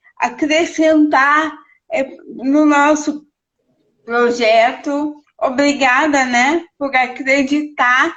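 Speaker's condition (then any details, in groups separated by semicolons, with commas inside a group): Cerebral palsy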